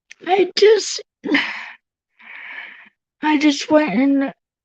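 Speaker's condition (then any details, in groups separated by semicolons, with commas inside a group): Cerebral palsy; tracheotomy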